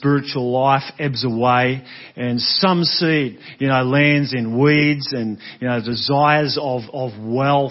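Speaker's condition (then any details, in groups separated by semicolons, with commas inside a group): No condition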